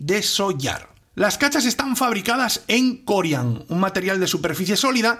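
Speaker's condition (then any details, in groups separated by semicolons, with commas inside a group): No condition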